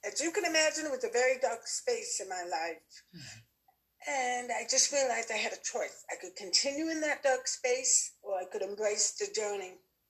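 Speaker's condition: Deafness; born with normal hearing, progressive hearing loss from age 9, from barefoot water skiing

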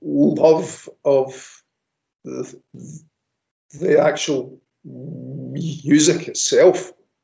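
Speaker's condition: Stammer; restrictive through life until Maguire speech recovery program about 21 years ago; since Maguire program able to give public, after-dinner, wedding and funeral speeches; says currently pretty sloppy, not best example of Maguire program; prolonged sounds, blocks

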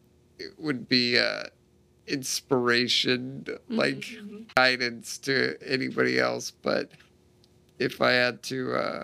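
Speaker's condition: Duchenne muscular dystrophy; still progressing

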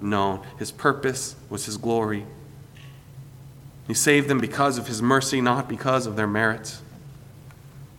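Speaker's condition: No condition

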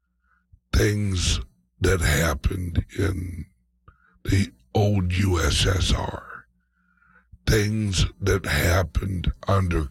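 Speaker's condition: Speech impediment, mild; slight speech impediment

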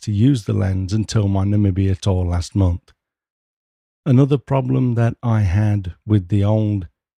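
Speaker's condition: No condition

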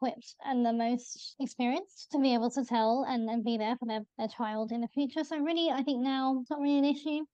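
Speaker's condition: Bilateral cleft lip and palate; possibly needs more pitch or volume to be heard, voice called weird in childhood

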